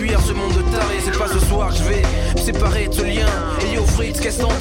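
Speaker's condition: No condition

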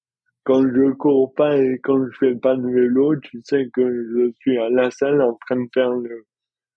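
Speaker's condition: Dystonia; no longer falls

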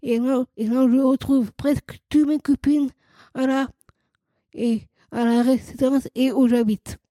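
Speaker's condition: Down syndrome, trisomy 21

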